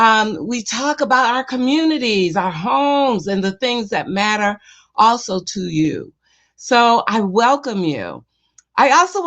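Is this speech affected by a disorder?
No.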